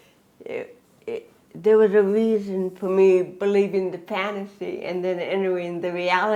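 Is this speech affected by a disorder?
Yes: cerebral palsy; present from birth, cervical spinal surgery C1 to C7, titanium neck.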